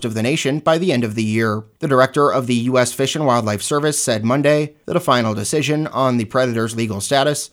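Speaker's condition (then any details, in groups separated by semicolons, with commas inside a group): No condition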